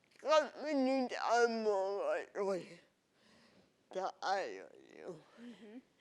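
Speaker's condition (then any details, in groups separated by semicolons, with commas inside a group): Cerebral palsy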